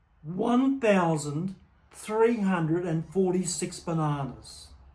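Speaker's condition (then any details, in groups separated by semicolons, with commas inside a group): No condition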